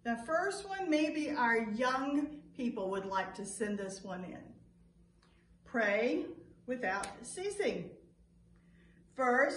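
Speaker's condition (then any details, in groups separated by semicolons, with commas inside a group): No condition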